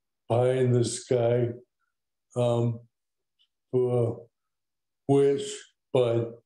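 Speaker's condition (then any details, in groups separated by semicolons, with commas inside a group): ALS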